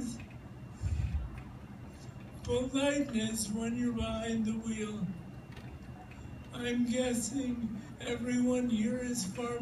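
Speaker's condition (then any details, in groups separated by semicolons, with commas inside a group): ALS; pseudobulbar affect, involuntary crying or laughing; diagnosed about seven months ago, declining over past year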